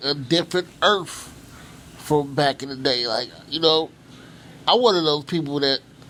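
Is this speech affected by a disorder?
Yes: cerebral palsy; from birth.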